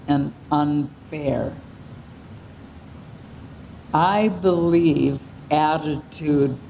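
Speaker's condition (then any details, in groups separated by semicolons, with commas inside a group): ALS; onset with falls and slowing speech, neck spinal cord surgery; 18 months since diagnosis, wheelchair for safety, imbalance, fatigue; slow speech, voice changes, swallowing trouble, excessive saliva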